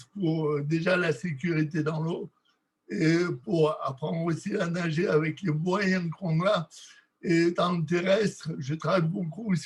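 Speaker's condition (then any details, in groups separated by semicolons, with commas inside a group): Cerebral palsy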